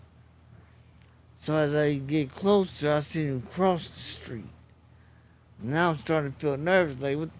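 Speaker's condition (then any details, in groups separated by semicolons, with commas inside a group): Traumatic brain injury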